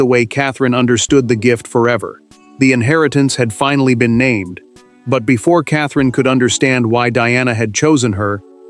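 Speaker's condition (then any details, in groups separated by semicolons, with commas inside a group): No condition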